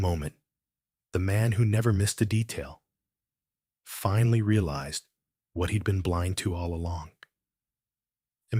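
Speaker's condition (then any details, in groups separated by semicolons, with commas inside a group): No condition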